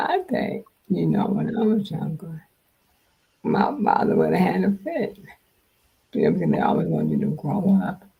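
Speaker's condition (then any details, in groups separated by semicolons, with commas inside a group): Multiple sclerosis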